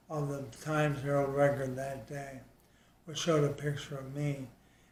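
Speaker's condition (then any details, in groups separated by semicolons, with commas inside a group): ALS; low energy, near loss of all speech; short of breath while talking, needs breaks, voice softens with fatigue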